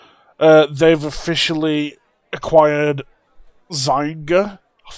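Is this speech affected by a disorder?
No.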